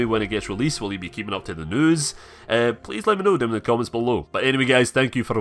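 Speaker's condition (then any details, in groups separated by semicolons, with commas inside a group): No condition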